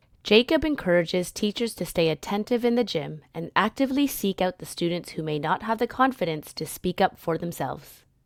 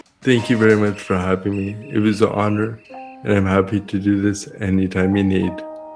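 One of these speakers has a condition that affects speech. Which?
The second: cerebral palsy; present from birth; manual wheelchair.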